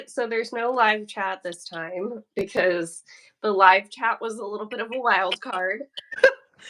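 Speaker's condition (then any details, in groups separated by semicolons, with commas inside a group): No condition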